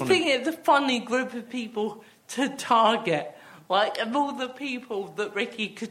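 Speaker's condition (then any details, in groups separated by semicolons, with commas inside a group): Athetoid cerebral palsy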